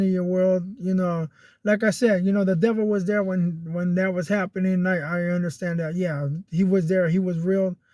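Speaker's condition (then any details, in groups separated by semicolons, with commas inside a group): No condition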